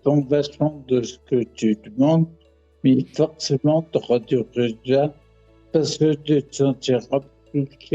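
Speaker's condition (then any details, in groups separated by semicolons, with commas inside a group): Multiple sclerosis; altered speech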